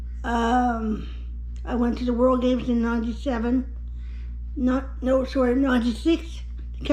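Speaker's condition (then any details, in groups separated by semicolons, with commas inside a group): Cerebral palsy; affects right side, born five months early; diagnosed age eight, about 45 years old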